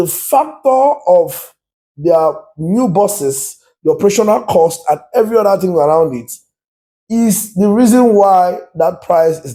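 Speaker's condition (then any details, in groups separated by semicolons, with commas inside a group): No condition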